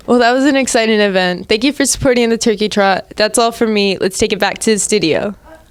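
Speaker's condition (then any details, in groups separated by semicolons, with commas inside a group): No condition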